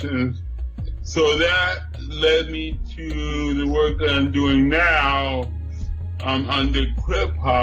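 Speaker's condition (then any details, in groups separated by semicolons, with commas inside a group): Cerebral palsy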